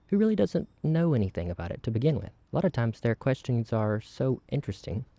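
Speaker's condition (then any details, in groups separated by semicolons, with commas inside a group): No condition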